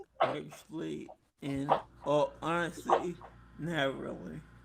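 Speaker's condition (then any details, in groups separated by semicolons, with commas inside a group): Multiple sclerosis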